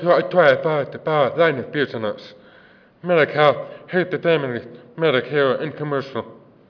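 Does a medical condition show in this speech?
Yes: deafness; works with interpreters; deaf accent, offers to repeat if not understood.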